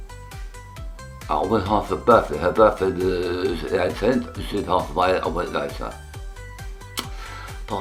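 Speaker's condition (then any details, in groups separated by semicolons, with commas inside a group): Tongue cancer; half tongue removed, arm-flap reconstruction, bottom teeth removed, radiotherapy; post surgery and radiotherapy; slurred, worse when tired or hot, saliva builds, relearned swallowing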